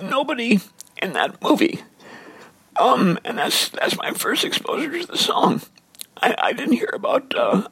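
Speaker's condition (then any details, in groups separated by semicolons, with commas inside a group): Dysphonia; onset during recording project, lost singing voice, steroid dose allowed finishing last 28 songs; raspy, sometimes squeaky, strained voice, lost ability to sing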